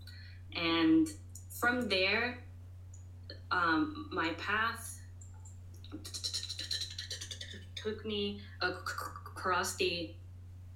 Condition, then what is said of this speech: Stuttering. Yeah, so just before we start, I'm a person who stutters, so you'll hear some moments of stuttering.